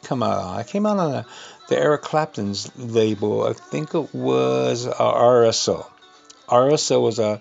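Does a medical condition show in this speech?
No.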